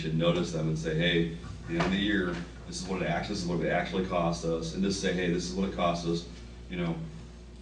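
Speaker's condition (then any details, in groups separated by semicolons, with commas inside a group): No condition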